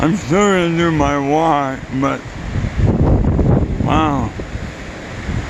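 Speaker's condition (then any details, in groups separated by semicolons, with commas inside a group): Oral cancer; base of tongue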